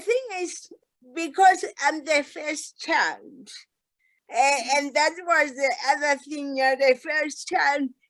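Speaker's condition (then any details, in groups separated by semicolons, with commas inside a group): Cerebral palsy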